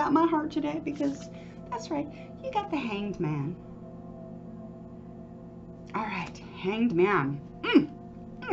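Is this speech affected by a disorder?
No.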